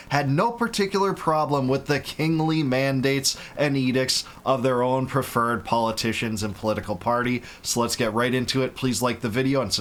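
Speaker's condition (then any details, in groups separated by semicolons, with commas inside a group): No condition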